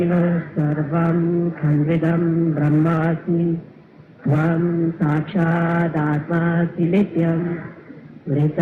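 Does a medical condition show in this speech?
No.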